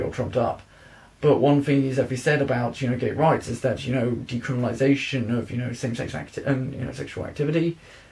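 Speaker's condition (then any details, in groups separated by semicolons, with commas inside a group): No condition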